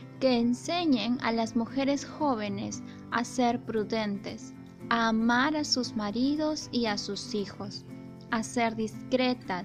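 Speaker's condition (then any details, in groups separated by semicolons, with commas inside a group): No condition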